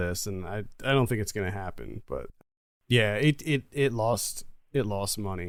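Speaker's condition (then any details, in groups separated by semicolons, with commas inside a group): No condition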